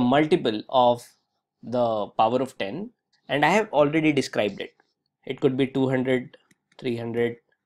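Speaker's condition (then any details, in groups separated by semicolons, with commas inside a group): No condition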